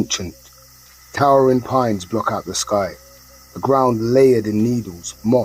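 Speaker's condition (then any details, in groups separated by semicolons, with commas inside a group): No condition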